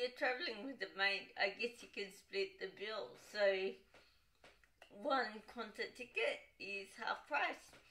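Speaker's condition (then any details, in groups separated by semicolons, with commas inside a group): Cerebral palsy, dystonic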